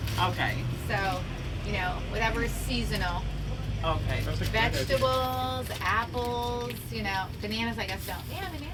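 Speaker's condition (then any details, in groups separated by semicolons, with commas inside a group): No condition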